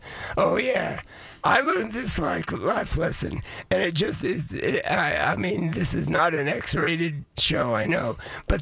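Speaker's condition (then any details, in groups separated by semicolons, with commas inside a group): Voice changed after vocal cord surgery; vocal cord surgery about two years ago, man aged 81; voice changed since surgery, likened to Miles Davis after surgery, may sound less clear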